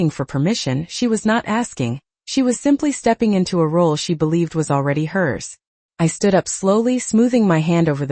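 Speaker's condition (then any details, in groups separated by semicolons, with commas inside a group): No condition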